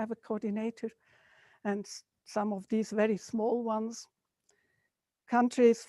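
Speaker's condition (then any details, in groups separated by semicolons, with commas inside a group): No condition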